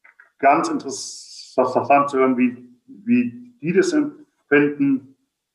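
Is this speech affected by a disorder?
Yes: stuttering; purely motor fluency disorder, severity varies by phase, several therapies and speech therapy without lasting audible improvement; frequent part-word and word repetitions, filler sounds throughout conversation; stuck on nearly every word in strong phases, silent blocks; here repeated words, blocks.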